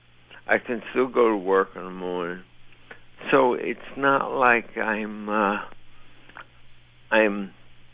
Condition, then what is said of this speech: ALS (motor neuron disease). The other thing is, as you can probably hear, my voice mm-hmm. is a mess.